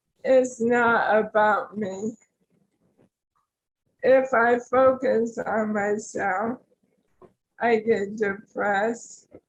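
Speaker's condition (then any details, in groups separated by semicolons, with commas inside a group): ALS; tracheostomy; after tracheostomy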